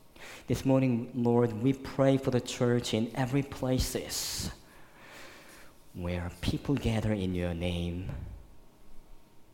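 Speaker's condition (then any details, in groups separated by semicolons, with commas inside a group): Cleft lip and palate; very severe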